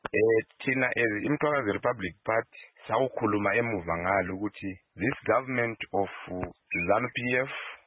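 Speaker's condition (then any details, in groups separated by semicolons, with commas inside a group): No condition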